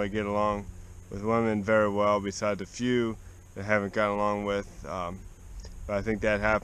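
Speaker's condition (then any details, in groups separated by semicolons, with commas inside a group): Cerebral palsy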